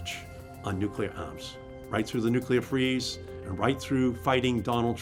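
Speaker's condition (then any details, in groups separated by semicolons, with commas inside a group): No condition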